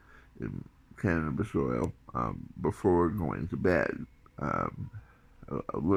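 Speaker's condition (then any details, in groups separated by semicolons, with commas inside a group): Tongue cancer surgery, tongue graft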